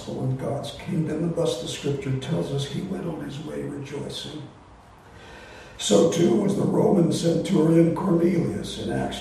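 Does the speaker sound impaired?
Yes: voice disorder; not contagious.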